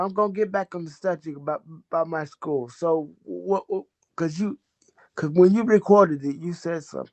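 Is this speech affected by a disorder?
Yes: cerebral palsy.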